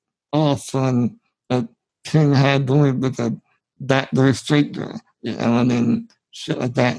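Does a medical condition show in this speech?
Yes: spinal muscular atrophy; genetic, from birth.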